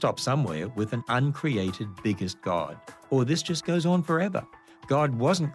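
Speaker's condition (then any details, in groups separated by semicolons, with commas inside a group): No condition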